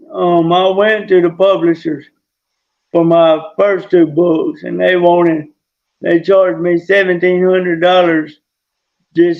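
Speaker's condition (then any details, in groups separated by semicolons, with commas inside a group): Traumatic brain injury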